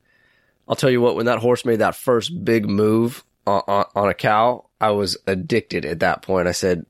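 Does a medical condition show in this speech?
No.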